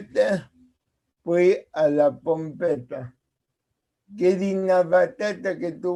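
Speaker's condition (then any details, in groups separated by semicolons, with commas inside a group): Cerebral palsy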